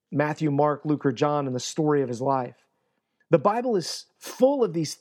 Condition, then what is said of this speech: No condition.